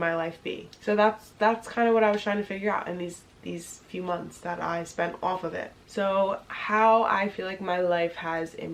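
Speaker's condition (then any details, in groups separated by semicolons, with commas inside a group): No condition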